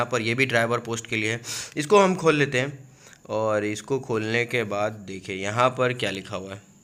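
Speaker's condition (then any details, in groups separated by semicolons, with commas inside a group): No condition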